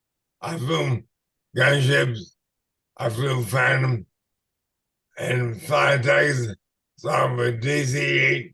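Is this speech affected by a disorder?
Yes: ALS/MND.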